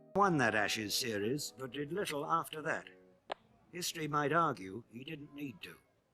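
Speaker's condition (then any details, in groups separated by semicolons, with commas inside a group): No condition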